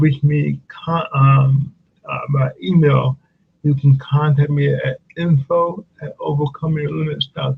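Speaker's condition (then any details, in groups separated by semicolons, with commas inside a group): Cerebral palsy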